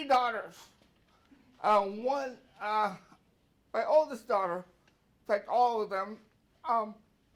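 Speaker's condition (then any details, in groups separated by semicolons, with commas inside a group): Cerebral palsy; brain cell damage at birth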